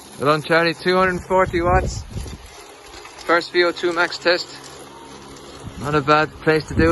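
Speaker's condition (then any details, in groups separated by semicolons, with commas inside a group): No condition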